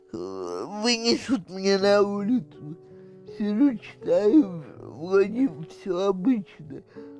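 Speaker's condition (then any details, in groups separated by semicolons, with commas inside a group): Cerebral palsy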